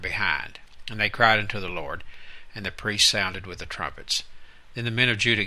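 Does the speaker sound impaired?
No.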